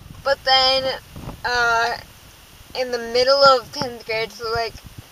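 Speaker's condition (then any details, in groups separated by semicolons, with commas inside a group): Cerebral palsy, dystonic hemiplegia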